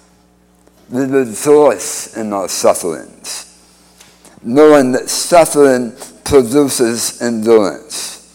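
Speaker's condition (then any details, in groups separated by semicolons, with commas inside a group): Speech impediment after cancer surgery; radiation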